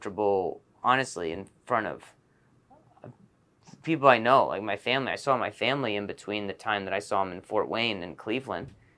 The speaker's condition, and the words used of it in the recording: Stuttering. I don't really necessarily get to control it all the time, but right now it's just like, it's like exorcism style.